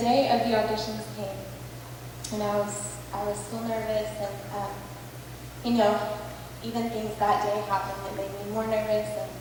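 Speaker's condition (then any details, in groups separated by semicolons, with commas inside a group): No condition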